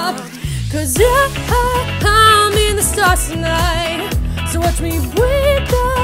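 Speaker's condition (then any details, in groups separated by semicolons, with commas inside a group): No condition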